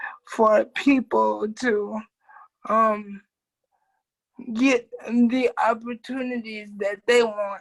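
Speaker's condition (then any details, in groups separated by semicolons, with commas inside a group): Cerebral palsy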